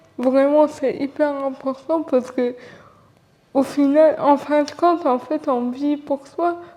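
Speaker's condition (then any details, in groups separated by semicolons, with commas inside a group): Cerebral palsy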